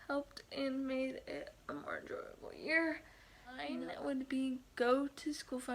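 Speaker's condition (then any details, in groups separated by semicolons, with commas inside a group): Cerebral palsy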